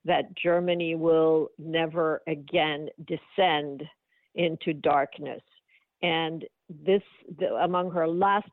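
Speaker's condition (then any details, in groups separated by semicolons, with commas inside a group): No condition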